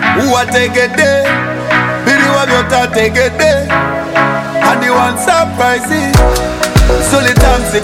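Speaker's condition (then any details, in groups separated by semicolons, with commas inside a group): No condition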